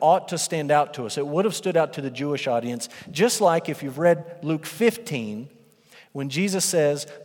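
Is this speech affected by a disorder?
No.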